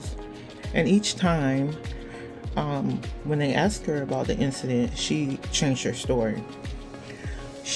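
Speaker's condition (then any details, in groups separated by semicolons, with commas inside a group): No condition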